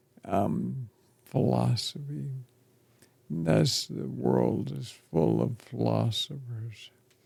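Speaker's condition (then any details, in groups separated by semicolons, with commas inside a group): ALS; affects chest and throat; two and a half years in, weeks to live, refusing some intervention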